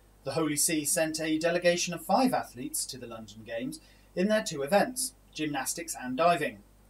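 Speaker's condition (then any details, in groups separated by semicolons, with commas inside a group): No condition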